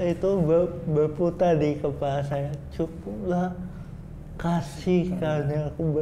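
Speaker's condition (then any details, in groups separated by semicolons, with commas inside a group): Cerebral palsy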